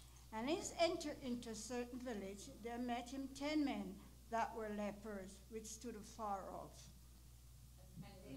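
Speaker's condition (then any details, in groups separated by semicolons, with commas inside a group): No condition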